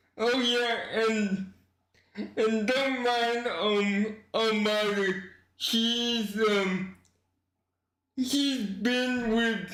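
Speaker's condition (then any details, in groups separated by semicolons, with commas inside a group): Cerebral palsy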